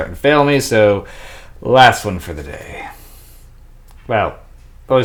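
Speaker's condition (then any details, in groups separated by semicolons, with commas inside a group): No condition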